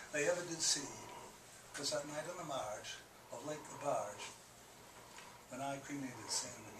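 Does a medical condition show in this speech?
No.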